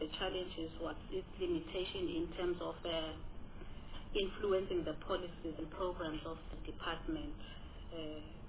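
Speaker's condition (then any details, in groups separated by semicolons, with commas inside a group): No condition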